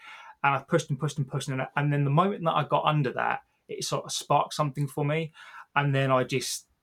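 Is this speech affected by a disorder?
Yes: stammer; long hidden even from wife and kids, became quite unwell with it last year; speaking on podcast with stammer, says speaking here has taken a lot; has always fought to be able to speak; here repeated sounds, repeated words.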